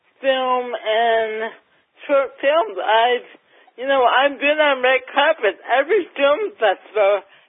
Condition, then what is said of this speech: Cerebral palsy. It affects my speech, and I walk with a gait, but I always